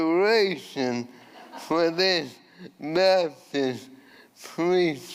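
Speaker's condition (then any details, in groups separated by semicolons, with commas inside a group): ALS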